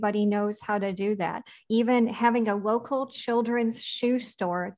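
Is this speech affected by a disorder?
Yes: cleft palate; congenital cleft palate, surgeries from early childhood through adolescence, full cleft revisions, ear tubes in and out; hearing retained, predicted deafness by around age two did not occur; speech, breathing and swallowing issues in childhood, speech therapy until about adolescence.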